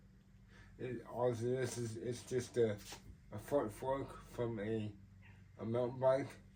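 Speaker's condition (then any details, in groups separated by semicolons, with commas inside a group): Cerebral palsy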